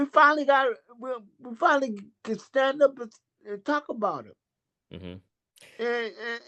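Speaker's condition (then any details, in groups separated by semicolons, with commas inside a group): Cerebral palsy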